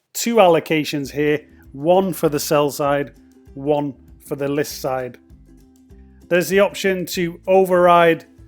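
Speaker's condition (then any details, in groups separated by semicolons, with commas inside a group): No condition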